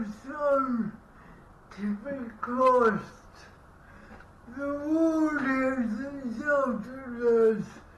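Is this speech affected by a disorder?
Yes: cerebral palsy.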